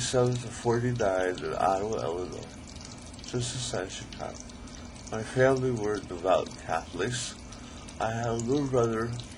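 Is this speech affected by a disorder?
Yes: ALS; still able to talk, articulate.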